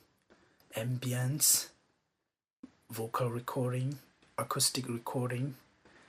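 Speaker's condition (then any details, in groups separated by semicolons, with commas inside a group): No condition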